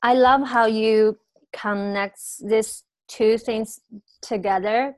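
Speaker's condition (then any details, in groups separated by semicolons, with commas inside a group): Stuttering; stuttering throughout life, still struggling with it; easier to understand than some non-stuttering Chinese speakers, knows exactly what to say but cannot say it normally; prolonged sounds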